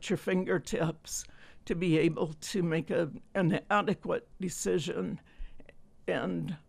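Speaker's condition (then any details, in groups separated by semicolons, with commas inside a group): Spasmodic dysphonia; vocal cord tremor; voice strained, worsened by emotion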